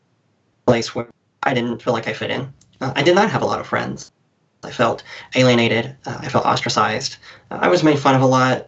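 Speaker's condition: Cleft lip and palate; talks differently

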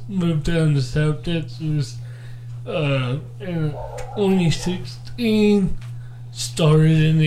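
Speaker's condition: Cerebral palsy; born not breathing

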